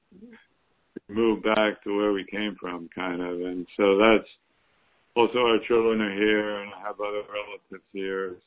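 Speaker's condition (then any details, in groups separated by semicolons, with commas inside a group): Parkinson's disease; symptoms worsened by recent stressful move, just started Chinese herbal tonics, acupuncture planned by Korean practitioner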